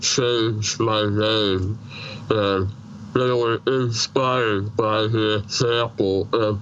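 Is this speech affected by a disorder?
Yes: Treacher Collins syndrome, severe.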